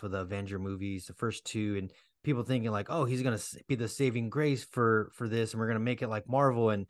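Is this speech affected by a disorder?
No.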